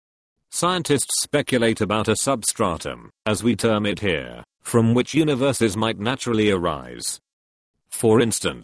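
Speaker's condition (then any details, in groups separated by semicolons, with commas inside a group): No condition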